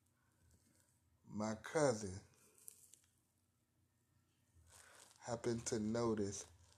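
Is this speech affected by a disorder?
Yes: cerebral palsy; spastic quadriparesis, present from birth, wheelchair user, unable to walk.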